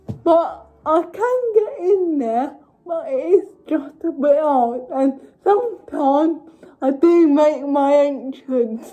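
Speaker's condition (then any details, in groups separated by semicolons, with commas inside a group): Cerebral palsy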